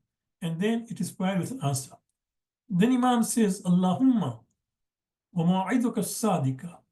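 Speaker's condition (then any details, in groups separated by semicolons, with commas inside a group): No condition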